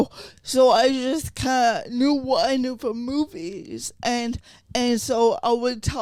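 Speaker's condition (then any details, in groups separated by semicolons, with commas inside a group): Cerebral palsy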